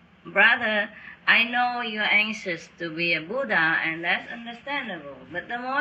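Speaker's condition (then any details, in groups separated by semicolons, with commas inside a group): No condition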